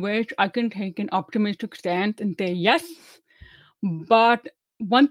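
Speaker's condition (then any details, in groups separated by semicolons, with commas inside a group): Deafness; about 25 years spent passing as hearing, relearned to speak; speaks well per others, about 10 years of speech therapy, makes sense of auditory cues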